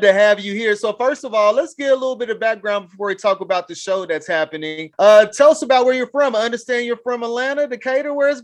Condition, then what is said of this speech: None; typical speech.